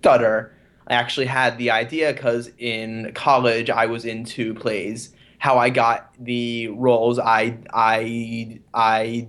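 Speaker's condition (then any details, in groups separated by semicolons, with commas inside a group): Stuttering and Tourette's; Tourette's with blinking, twitching, vocal noises when worked up, technique from Lakewood, New Jersey man; no stuttering on stage, slow speech with breaks prevents stuttering and tics, feels unnatural; repeated words, prolonged sounds, blocks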